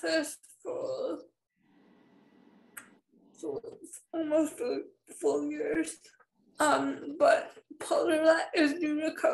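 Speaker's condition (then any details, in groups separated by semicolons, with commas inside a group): Spastic cerebral palsy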